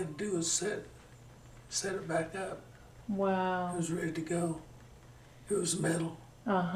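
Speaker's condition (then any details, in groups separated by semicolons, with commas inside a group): Parkinson's; slowing down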